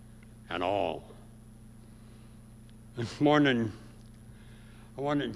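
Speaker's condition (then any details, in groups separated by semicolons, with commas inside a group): Severe speech impediment; first operation in North Dakota hospital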